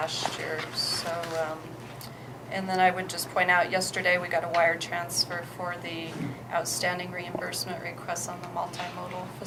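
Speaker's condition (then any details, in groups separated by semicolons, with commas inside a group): No condition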